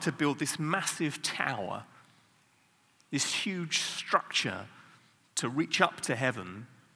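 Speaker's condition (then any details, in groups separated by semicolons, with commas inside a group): No condition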